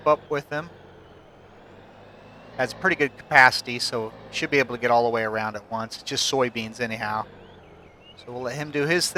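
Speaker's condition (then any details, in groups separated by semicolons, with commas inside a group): No condition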